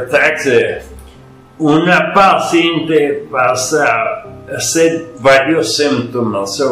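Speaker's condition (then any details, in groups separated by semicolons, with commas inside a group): Ataxia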